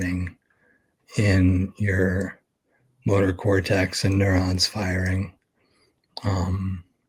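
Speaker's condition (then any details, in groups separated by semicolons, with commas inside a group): ALS; expects to lose voice very soon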